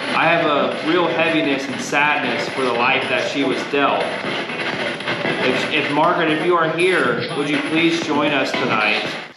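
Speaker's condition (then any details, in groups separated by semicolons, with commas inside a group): No condition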